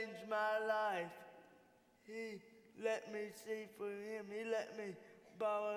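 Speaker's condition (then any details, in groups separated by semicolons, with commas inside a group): Cerebral palsy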